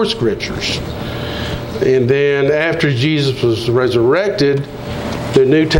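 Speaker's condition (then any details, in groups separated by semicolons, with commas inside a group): No condition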